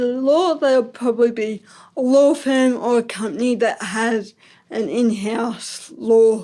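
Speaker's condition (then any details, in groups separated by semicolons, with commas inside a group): Ataxic cerebral palsy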